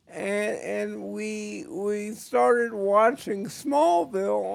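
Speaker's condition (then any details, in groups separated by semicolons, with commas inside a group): Cerebral palsy; chronic pain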